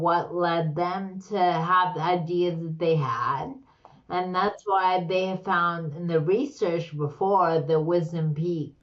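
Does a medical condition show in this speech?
Yes: slurred speech.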